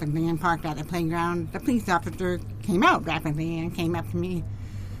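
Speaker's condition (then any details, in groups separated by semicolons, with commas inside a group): Profound deafness, genetic, profound; deaf voice, sounds different, sometimes taken for German accent, once reported as drunk slurring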